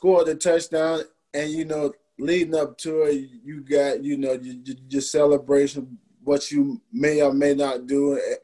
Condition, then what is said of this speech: Stuttering. But it's a great feeling when you go out and I'm able to speak an hour and a half, and have complete fluency.